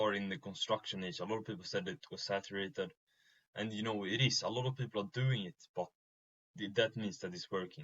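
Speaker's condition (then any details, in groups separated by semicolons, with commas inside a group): No condition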